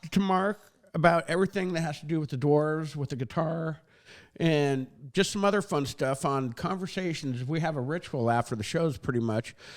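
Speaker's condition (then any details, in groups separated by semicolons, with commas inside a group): No condition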